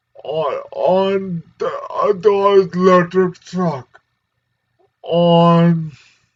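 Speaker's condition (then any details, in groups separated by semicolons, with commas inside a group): Cerebral palsy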